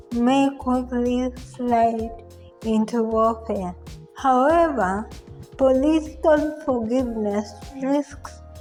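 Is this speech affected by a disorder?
Yes: cerebral palsy; from birth.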